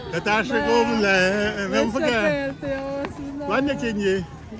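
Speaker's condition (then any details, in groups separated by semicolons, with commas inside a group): No condition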